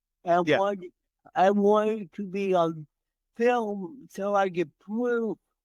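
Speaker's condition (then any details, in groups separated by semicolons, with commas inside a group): Cerebral palsy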